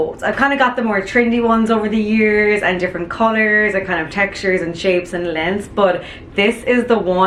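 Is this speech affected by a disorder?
No.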